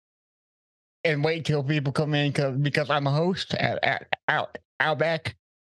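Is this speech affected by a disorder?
Yes: cerebral palsy, mild.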